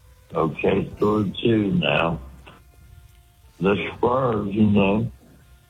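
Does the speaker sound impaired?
Yes: speech impediment.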